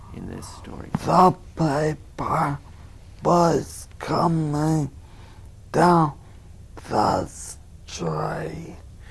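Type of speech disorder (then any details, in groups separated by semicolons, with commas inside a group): Spastic dysarthria; bilateral upper motor neuron disease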